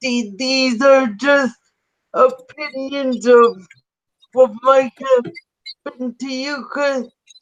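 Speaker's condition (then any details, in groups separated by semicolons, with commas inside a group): Spastic ataxic cerebral palsy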